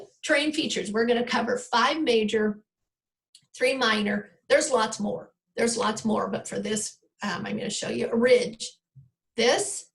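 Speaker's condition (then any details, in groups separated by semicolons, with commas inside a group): No condition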